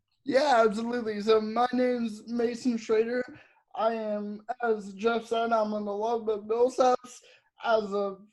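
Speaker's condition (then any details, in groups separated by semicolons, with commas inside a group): Cerebral palsy; audibly affected speech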